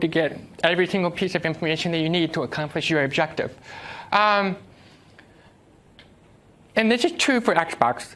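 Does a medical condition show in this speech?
Yes: deafness; uses American Sign Language.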